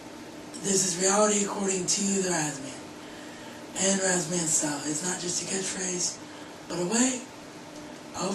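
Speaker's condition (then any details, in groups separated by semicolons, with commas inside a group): Cerebral palsy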